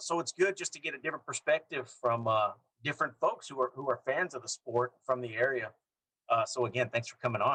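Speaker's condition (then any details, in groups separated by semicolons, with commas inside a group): No condition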